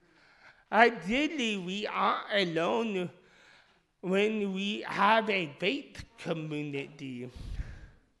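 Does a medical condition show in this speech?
Yes: speech impediment; initially misdiagnosed.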